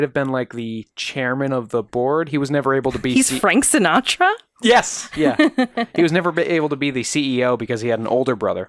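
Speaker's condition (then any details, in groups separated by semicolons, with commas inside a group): No condition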